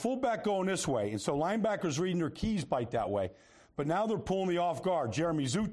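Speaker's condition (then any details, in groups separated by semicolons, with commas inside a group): No condition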